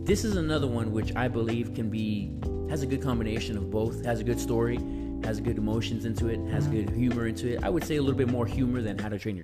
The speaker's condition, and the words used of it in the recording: None; typical speech.